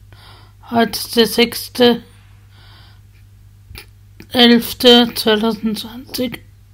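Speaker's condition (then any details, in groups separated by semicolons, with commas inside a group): Spasticity from birth; multiple sclerosis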